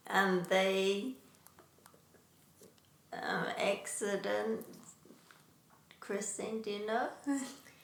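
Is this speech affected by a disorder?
Yes: traumatic brain injury.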